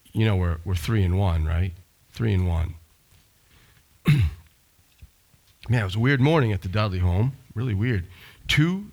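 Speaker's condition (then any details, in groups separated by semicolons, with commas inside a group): No condition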